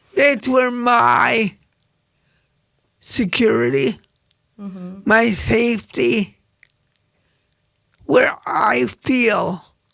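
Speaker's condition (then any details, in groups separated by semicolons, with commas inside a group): Cerebral palsy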